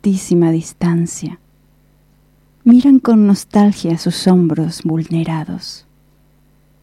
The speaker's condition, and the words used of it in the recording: No condition.